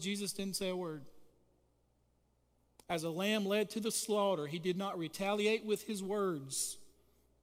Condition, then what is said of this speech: No condition.